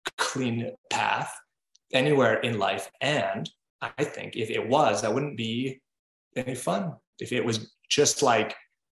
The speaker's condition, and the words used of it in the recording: Stuttering. Um, and what I started doing was, um, as a kid, and e- even now, I, uh, I struggle with um, a stutter.